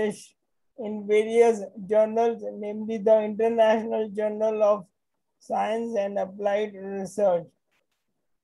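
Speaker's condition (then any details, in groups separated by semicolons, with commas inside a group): Motor neurone disease; voice strong and loud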